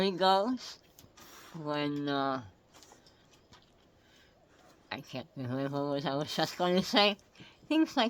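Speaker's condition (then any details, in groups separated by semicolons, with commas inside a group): Head and neck cancer; multiple surgeries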